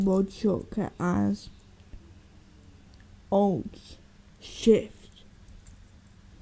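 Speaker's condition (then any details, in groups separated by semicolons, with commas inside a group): Cerebral palsy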